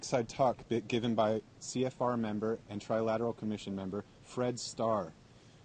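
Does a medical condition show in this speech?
No.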